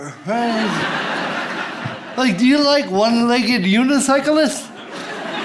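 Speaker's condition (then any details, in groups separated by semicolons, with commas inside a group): Cerebral palsy; spastic hemiplegic form, limited one arm use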